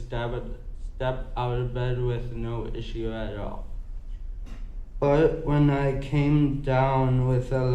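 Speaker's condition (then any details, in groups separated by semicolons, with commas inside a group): Cerebral palsy; physical therapy since early childhood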